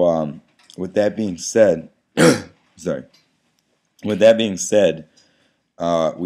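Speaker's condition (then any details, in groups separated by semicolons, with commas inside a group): No condition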